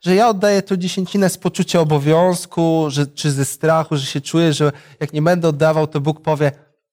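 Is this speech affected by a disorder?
No.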